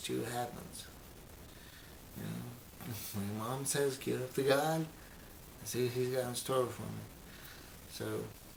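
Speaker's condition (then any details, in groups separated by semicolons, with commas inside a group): Brain injury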